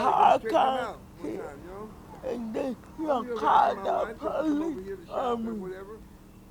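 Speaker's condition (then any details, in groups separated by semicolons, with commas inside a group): Cerebral palsy; present from birth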